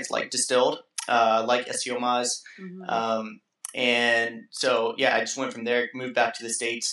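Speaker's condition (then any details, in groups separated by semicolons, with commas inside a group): No condition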